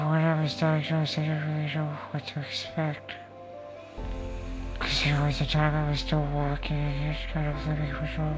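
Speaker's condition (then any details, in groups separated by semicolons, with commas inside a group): ALS; diagnosed at age 27, mobility impacted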